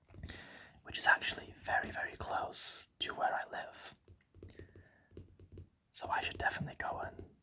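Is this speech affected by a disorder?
No.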